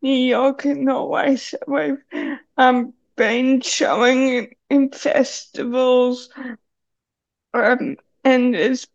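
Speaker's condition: Cerebral palsy; needs hand to hold on steep stairs

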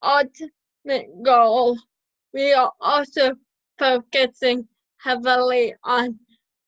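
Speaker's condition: Cerebral palsy, spastic quadriplegic, mild

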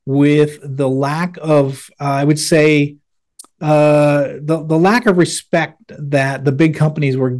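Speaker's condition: No condition

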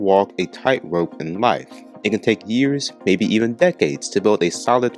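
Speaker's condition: No condition

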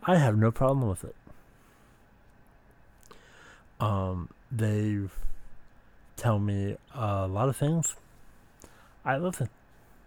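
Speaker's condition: Speech impediment

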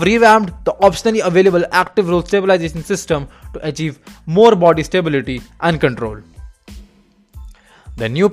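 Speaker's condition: No condition

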